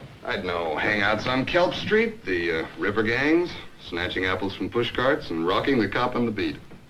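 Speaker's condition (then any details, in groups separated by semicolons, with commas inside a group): No condition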